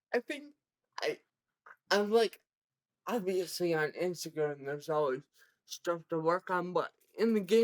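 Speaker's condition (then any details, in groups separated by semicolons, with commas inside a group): Cerebral palsy, severe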